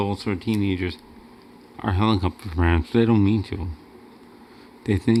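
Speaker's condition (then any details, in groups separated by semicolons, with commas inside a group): Cerebral palsy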